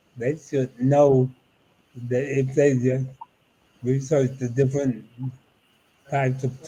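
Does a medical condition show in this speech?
Yes: ALS; about eight years since diagnosis.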